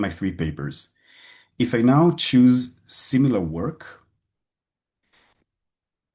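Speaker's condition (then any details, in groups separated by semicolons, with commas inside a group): No condition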